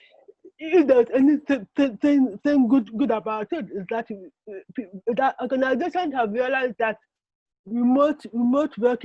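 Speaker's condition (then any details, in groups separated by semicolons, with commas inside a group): Cerebral palsy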